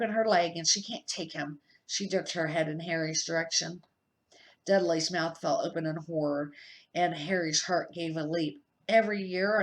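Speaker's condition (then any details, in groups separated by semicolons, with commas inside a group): No condition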